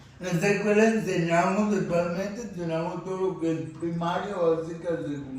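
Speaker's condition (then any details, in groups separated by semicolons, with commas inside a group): Cerebral palsy; difficulty speaking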